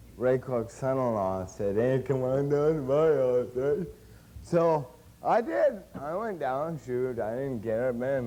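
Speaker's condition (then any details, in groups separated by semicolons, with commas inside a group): Cerebral palsy; since birth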